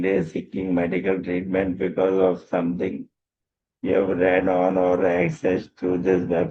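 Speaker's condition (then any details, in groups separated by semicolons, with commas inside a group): Motor neurone disease; voice strong and loud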